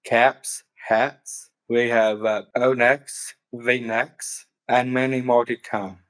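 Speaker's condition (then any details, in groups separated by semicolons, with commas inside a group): Down syndrome; later diagnosed with autism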